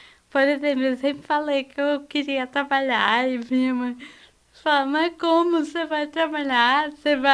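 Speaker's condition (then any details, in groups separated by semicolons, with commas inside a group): Cerebral palsy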